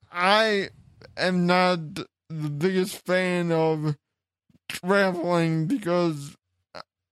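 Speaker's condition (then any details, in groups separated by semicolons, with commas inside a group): Cerebral palsy; since childhood, wheelchair user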